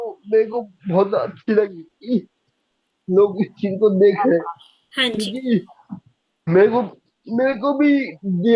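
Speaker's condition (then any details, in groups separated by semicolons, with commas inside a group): Cerebral palsy; could not speak as a child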